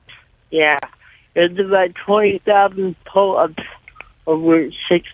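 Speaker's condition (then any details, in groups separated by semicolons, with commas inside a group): Cerebral palsy; severe cerebral palsy from birth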